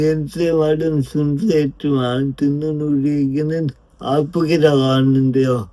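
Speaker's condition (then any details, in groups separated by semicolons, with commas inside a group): Brain lesion disability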